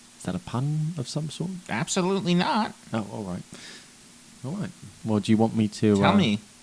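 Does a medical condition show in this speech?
No.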